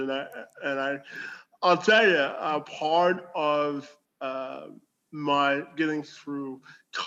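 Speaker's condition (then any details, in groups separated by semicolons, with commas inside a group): Spastic quadriplegic cerebral palsy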